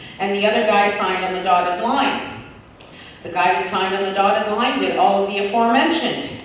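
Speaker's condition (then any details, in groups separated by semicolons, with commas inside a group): No condition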